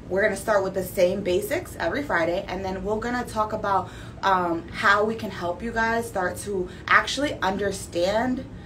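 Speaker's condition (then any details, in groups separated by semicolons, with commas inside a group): No condition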